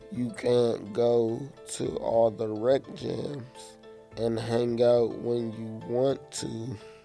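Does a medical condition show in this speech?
Yes: cerebral palsy; affects movement, physical and occupational therapy, therapists had stair climbing to bathroom as exercise.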